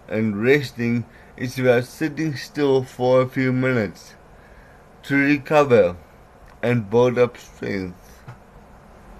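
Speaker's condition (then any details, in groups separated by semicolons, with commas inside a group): Cerebral palsy; writing difficult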